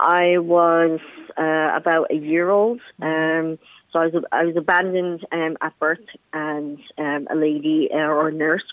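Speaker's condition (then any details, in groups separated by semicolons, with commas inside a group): Cleft palate; congenital cleft palate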